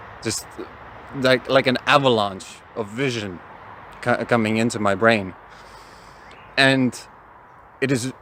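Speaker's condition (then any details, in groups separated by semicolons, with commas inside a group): No condition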